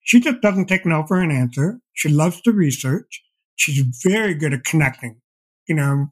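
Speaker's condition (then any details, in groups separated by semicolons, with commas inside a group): Deafblindness; progressive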